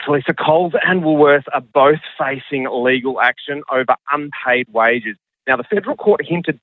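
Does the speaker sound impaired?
No.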